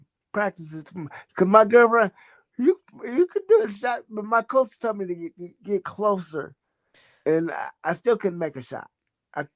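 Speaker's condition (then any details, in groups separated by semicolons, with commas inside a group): Cerebral palsy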